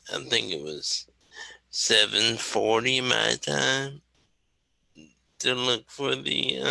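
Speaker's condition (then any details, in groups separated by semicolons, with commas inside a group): Cerebral palsy; wheelchair user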